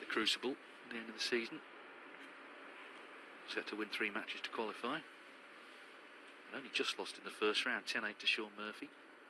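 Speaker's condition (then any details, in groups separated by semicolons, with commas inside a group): No condition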